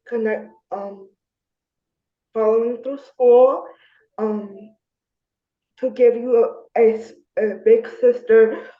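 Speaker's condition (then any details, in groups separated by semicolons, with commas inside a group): Spastic diplegia cerebral palsy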